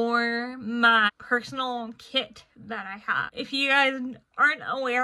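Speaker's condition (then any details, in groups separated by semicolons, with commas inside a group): Cerebral palsy, spastic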